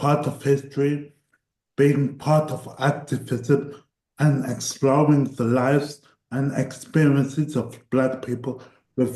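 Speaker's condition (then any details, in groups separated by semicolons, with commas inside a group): Cerebral palsy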